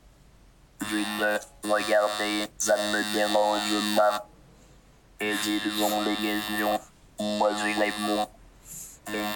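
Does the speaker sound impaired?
Yes: total pharyngolaryngectomy; first cancer 3 years ago, chemoradiotherapy, tracheal stenosis, second cancer, partial oesophagectomy, neck dissection; speaks with laryngophone electrolarynx, speech therapy since january for oro-oesophageal voice, phonatory prosthesis asked about; no natural voice, cannot shout or laugh, phone understood only by family, caregivers, lost in noise.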